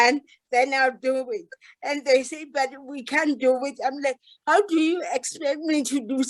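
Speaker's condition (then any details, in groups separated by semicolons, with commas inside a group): Cerebral palsy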